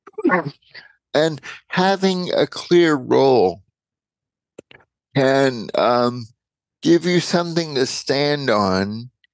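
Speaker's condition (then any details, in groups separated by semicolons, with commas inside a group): Cerebral palsy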